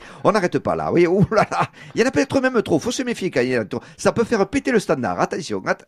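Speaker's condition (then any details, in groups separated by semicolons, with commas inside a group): No condition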